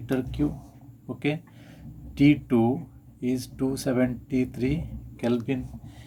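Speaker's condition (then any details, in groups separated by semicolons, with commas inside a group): No condition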